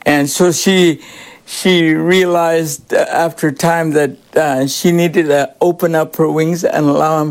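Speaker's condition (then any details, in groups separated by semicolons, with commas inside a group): Cerebral palsy; cerebral palsy from birth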